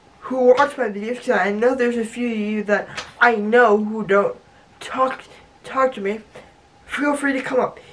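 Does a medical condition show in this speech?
Yes: cerebral palsy; leg spasticity, hip surgery, tendon release, rhizotomy; physical and occupational therapy; voice not affected.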